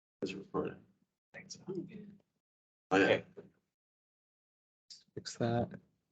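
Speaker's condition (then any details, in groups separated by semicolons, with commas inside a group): No condition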